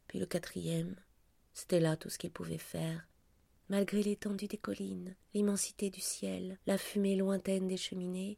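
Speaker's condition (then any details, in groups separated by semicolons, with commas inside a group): No condition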